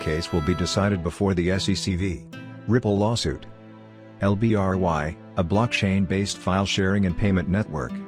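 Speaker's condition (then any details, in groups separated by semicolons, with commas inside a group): No condition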